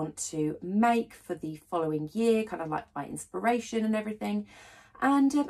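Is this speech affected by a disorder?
No.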